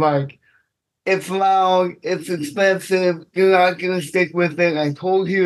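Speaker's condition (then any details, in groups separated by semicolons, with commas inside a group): Cerebral palsy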